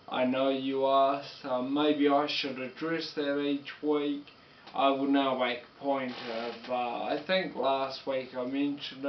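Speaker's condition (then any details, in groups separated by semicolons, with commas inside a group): Multiple sclerosis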